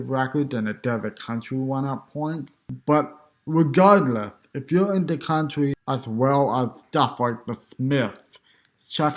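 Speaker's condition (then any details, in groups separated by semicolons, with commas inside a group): Cerebral palsy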